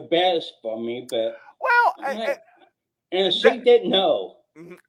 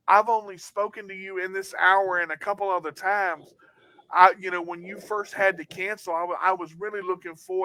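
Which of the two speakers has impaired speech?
The first: cerebral palsy; mildest kind.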